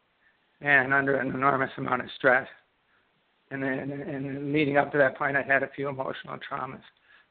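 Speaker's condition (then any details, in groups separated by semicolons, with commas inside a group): Parkinson's disease; left-sided onset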